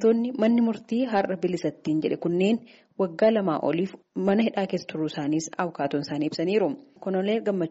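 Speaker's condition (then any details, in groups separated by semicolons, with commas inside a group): No condition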